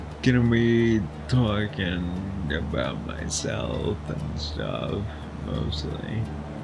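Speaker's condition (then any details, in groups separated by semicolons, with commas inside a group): Friedreich's ataxia; genetic, nerve-related; poor dexterity, shaky movements; swallowing and speaking affected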